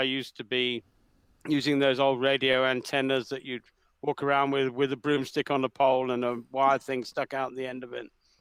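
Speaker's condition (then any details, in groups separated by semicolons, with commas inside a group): No condition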